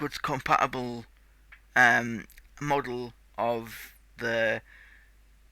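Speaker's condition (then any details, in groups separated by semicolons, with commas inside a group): Cerebral palsy; tight muscles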